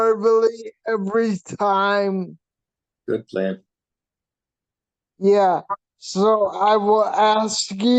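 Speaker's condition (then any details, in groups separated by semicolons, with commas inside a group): Hydrocephalus with shunt failure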